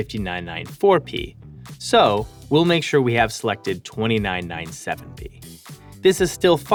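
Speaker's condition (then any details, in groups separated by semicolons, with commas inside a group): No condition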